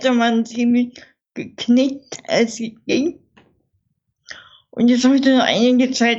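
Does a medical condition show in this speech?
Yes: infantile cerebral palsy; from birth, not premature, spastic, worsening with growth, involuntary twitches, no handwriting, tracheotomy during double pneumonia; age 55, breathing-support mask machine for sleep, personal assistants; childhood speech therapy at Dresden University Clinic.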